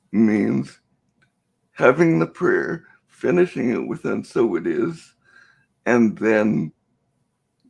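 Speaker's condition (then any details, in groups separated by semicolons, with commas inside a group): Cerebral palsy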